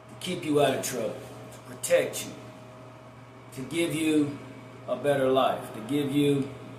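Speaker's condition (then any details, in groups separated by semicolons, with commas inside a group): No condition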